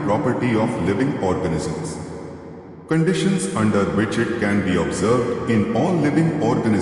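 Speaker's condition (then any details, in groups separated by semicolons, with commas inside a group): No condition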